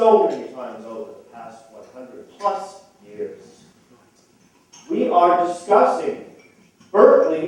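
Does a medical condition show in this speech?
No.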